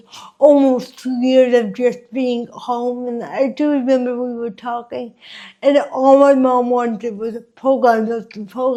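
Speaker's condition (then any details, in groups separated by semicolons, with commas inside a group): Cerebral palsy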